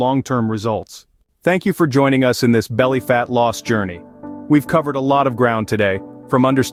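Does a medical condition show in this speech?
No.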